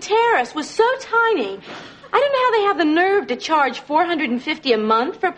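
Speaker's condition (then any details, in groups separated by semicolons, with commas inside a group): No condition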